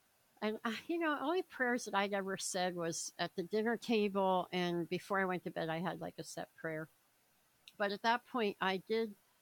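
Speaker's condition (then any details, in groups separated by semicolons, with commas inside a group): Cleft palate, severe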